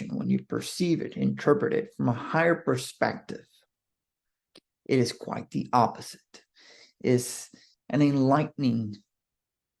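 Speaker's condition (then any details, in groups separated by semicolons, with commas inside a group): No condition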